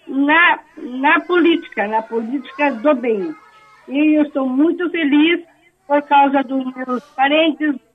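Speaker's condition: Down syndrome

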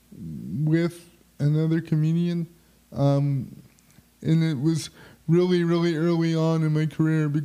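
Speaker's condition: Quad spastic cerebral palsy, spastic quadriplegic

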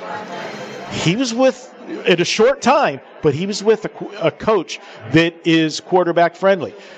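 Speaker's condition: No condition

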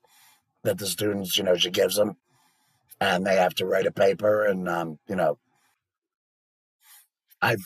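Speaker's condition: Laryngectomy; esophageal segment changes speech

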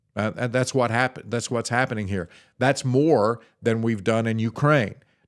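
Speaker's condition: No condition

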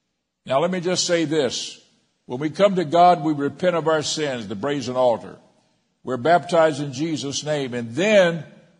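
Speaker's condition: No condition

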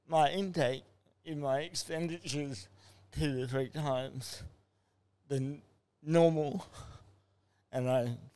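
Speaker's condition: Spastic cerebral palsy; spastic type from birth

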